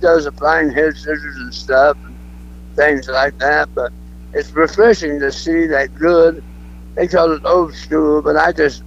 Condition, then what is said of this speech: Throat cancer. I'm alive and well, but my speech is not the best.